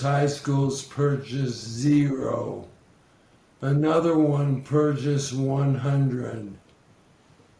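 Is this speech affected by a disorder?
Yes: ALS; currently battling disease.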